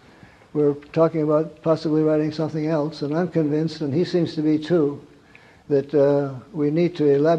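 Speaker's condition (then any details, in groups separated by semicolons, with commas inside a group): Parkinson's; wakes at night, gets up around 3 am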